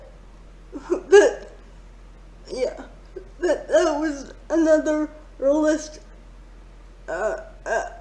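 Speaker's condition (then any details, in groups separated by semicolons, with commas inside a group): Quadriplegic cerebral palsy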